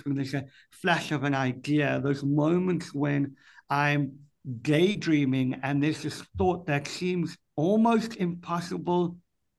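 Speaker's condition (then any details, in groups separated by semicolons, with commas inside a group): Cleft palate; speech impediment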